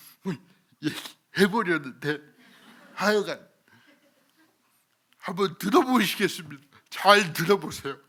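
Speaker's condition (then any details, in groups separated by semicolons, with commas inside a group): Cerebral palsy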